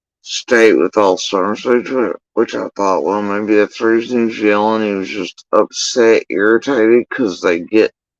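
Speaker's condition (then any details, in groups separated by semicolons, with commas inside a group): Facial paralysis after surgery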